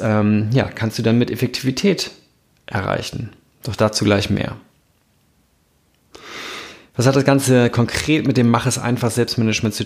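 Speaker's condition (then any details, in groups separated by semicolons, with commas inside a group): No condition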